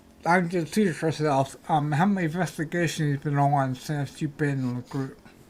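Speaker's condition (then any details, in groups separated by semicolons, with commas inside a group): Ataxia; may slur speech, may sound drunk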